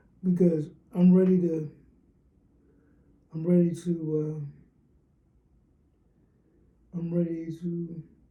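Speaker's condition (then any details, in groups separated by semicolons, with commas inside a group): Cerebral palsy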